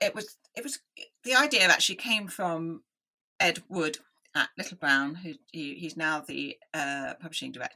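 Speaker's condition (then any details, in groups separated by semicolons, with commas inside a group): Deafness; deaf from early age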